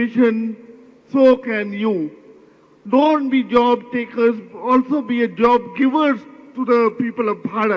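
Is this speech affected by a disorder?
Yes: cerebral palsy; could not talk properly.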